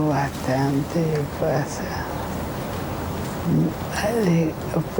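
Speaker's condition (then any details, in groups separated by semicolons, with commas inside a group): ALS; practically unable to speak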